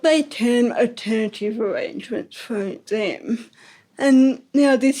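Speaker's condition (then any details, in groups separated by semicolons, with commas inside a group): Ataxic cerebral palsy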